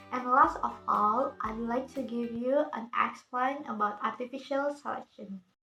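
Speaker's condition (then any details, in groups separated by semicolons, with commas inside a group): No condition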